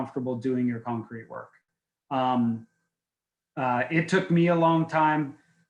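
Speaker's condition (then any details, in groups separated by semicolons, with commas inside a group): No condition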